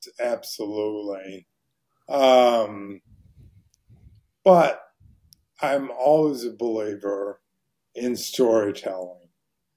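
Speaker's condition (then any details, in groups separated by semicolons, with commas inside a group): ALS; voice very hoarse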